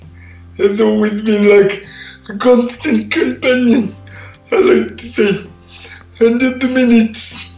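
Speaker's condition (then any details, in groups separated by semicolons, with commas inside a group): Cerebral palsy; born 12 weeks premature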